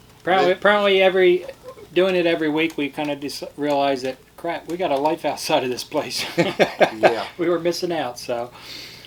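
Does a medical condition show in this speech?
No.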